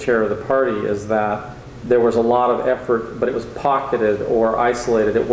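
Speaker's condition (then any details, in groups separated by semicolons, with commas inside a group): No condition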